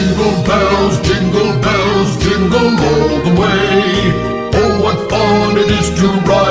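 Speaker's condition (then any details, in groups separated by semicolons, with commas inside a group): No condition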